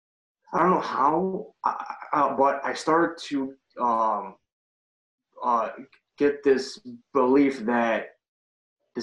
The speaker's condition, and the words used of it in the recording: Stuttering. And number three was speaking way too fast, way too abrupt, and always feeling like I needed to rush through phrases and sentences.